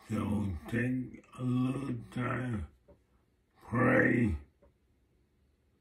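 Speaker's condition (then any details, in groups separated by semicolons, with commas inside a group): Multiple sclerosis; affects left side and voice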